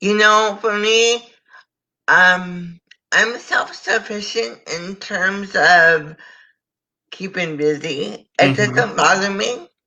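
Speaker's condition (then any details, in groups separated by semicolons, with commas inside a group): Cerebral palsy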